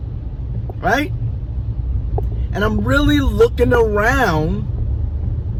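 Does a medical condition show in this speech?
No.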